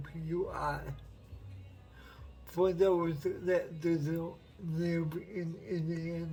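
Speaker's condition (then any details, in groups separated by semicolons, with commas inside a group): Cerebral palsy; affects whole body; speech noticeably affected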